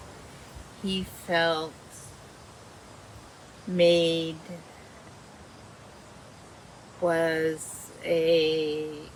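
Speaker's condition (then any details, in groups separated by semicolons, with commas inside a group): Dysarthria; caused by multiple sclerosis; end-stage MS, MS since age 14; speech worsening, still communicates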